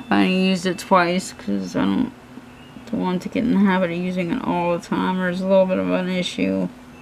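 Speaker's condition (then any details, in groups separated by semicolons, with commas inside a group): Cerebral palsy; hands affected, shaking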